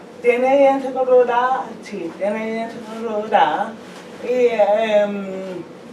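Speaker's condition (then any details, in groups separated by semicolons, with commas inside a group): Cerebral palsy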